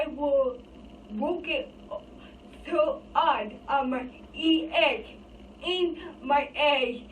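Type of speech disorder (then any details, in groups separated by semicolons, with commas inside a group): Apraxia of speech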